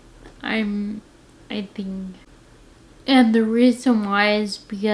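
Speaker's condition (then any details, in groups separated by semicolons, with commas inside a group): Friedreich's ataxia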